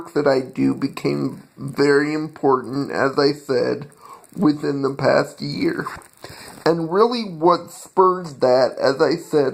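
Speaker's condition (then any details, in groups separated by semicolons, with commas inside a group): Cerebral palsy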